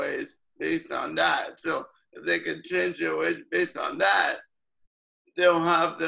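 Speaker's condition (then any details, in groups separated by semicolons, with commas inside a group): Cerebral palsy; lifelong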